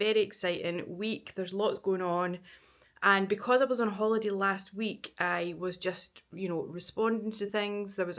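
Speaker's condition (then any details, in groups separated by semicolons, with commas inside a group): No condition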